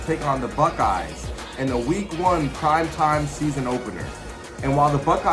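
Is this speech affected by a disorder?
No.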